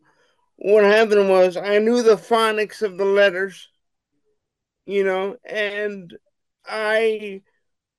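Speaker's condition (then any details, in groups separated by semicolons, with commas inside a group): Cerebral palsy; wheelchair bound, childhood processing difficulty, occupational and physical therapy improved communication, types with right index finger; unstable voice, pitch goes high and low, speech recognition software produces nonsense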